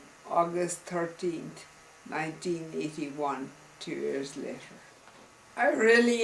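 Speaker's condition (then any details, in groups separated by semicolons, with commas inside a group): Multiple sclerosis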